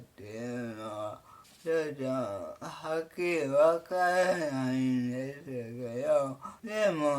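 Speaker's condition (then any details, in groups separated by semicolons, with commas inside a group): Cerebral palsy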